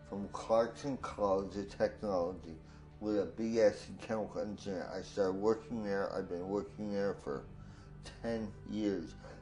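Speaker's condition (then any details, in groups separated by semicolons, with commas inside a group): Voice box damage from tracheostomy; about 30 to 32 years since injury, cannot write, lost fine motor skills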